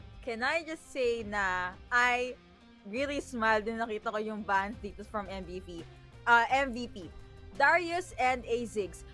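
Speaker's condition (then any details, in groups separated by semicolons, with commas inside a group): No condition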